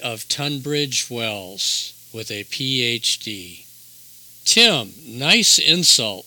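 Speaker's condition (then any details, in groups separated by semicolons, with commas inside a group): No condition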